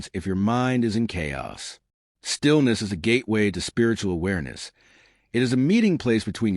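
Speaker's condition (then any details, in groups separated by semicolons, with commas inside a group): No condition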